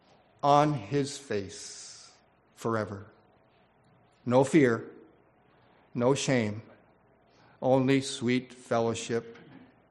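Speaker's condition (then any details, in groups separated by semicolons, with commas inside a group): No condition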